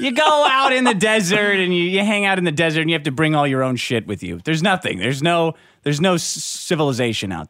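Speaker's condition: No condition

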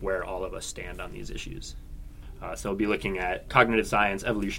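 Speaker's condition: No condition

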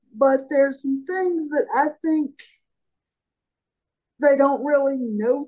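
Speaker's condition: Cerebral palsy; shoulder dislocates lifting heavy

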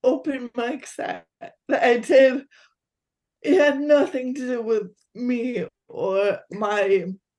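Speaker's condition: Cerebral palsy; physical disability

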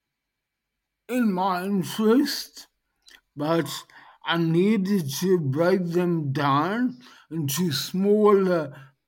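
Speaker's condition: Dysarthria post-stroke; dysarthria after stroke, person-centred therapy from hospital to broader community, goals broken into smaller pieces; ongoing dysarthria, measurable progress with therapy; earlier unable to communicate via text, measurable progression since

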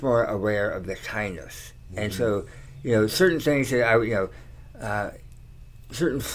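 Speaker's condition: Tongue cancer surgery; slight slur, talks okay

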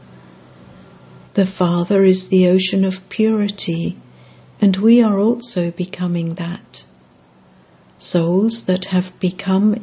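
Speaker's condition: No condition

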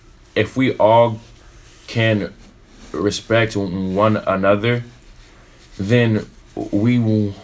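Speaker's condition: Stutter; stutter since childhood, really bad when growing up; peers laughed and asked why speaks this way; prolonged sounds, blocks

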